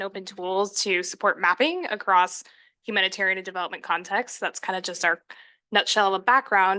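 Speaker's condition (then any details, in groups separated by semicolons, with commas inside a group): No condition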